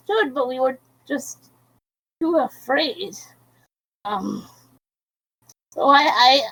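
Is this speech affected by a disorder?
Yes: cerebral palsy.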